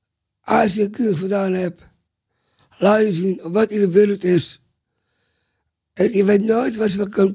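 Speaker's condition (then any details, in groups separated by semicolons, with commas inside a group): Down syndrome; congenital, present since birth; speaks well by own and host's account, expresses himself clearly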